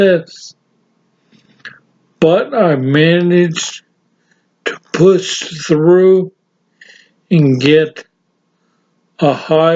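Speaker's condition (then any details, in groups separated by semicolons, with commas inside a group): Severe brain injury; 21 years since injury, types with left hand only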